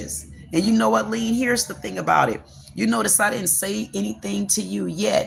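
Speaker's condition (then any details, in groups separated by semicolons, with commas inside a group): No condition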